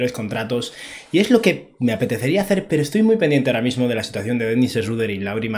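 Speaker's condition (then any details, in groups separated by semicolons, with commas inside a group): No condition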